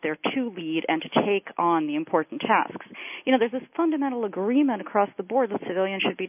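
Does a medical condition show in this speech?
No.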